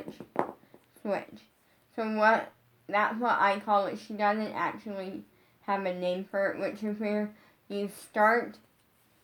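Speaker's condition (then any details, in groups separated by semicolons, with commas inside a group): Brain injury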